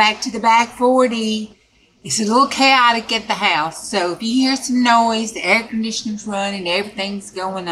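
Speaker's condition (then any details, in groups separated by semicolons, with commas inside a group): No condition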